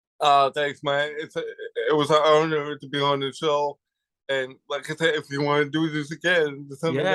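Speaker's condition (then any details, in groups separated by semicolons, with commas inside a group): Cerebral palsy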